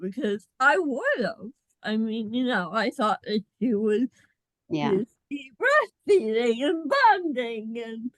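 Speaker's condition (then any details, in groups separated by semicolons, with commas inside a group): Cerebral palsy; mainly small motor coordination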